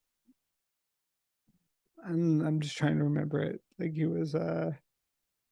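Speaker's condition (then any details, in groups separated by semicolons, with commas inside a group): Multiple sclerosis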